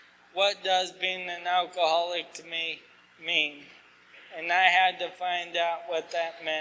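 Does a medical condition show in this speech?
Yes: ALS.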